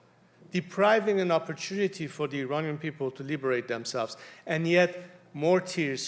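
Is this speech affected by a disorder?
No.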